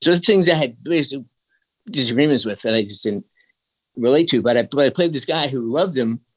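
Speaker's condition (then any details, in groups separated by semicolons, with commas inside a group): Early-onset Parkinson's disease; progressive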